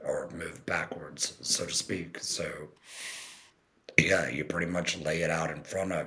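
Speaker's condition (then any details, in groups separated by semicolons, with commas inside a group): Total laryngectomy, total laryngectomy with TEP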